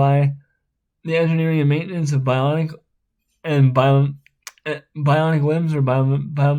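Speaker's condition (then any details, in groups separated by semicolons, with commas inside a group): Spastic cerebral palsy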